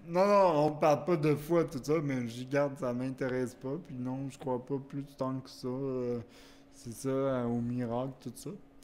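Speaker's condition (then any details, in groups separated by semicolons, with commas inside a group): Cerebral palsy; wheelchair use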